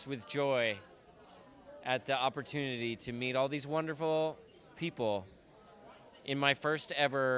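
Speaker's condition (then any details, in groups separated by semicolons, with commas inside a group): No condition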